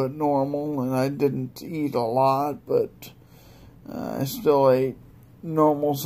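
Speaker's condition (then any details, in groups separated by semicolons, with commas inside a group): Multiple sclerosis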